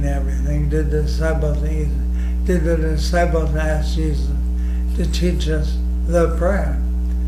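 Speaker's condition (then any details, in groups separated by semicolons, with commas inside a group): ALS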